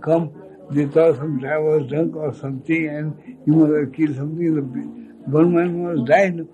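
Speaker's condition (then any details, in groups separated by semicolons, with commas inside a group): Speech loss after head injury; heavy speech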